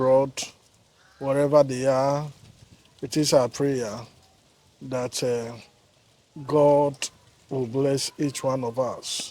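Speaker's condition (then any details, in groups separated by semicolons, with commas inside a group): No condition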